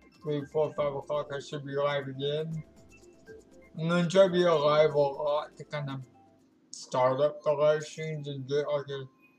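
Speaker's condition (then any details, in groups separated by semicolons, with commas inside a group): Cerebral palsy; affects legs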